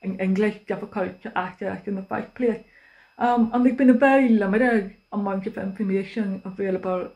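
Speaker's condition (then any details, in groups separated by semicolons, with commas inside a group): Deafness; cannot use telephone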